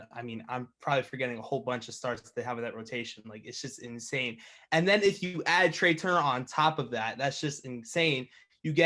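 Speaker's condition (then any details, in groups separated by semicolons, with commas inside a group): No condition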